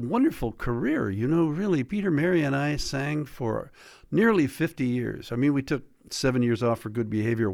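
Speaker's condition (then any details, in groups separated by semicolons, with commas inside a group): No condition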